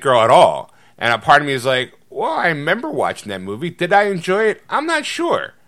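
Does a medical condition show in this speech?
No.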